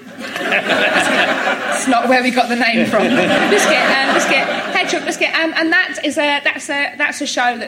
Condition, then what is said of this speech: Tourette syndrome. But they began to intensify in my early 20s and have a much bigger impact on my life.